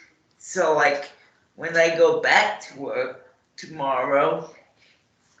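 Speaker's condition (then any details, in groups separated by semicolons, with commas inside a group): Cerebral palsy; morning medication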